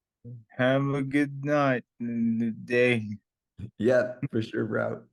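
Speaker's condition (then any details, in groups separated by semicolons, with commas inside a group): Traumatic brain injury; brain surgery; in recovery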